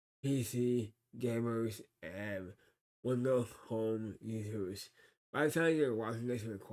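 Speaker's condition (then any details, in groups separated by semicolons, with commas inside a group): Cerebral palsy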